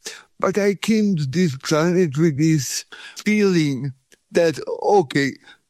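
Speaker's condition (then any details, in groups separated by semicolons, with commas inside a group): Cerebral palsy; muscle cramps and pain from shaking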